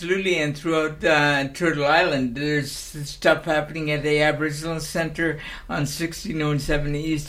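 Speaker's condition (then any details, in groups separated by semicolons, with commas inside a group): Cerebral palsy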